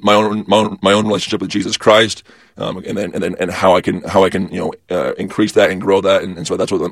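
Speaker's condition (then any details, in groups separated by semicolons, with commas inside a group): Stutter; stutter first noticed in high school, not noticed in childhood; magnified on mission while learning and speaking Spanish; repeated words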